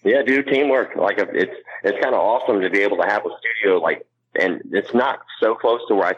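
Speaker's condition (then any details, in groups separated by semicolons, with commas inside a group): Cleft palate; congenital cleft palate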